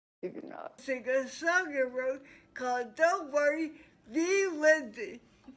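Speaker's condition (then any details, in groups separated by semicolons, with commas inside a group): Traumatic brain injury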